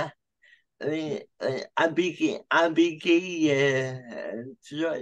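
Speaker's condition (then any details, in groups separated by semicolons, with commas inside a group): Cerebral palsy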